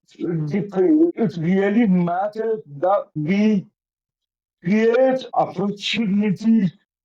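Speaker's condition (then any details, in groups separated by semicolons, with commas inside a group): Cerebral palsy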